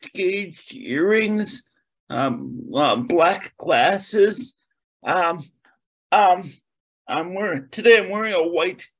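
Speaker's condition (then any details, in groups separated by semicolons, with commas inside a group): Cerebral palsy; mainly lower limbs affected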